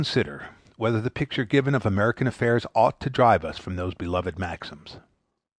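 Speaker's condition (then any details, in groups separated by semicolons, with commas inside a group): No condition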